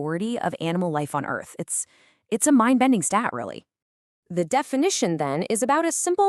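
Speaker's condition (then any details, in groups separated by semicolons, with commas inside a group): No condition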